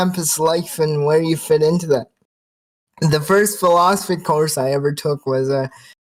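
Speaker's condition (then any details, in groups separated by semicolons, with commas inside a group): Cerebral palsy, spastic quadriplegia, severe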